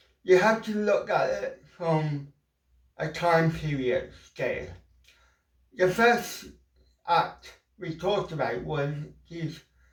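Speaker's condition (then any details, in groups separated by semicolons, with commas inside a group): Cerebral palsy; mild, ataxic type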